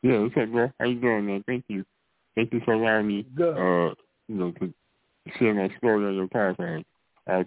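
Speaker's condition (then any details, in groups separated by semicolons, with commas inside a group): Muscular dystrophy; progressive muscle weakness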